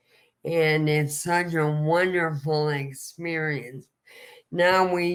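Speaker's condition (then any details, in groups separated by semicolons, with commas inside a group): ALS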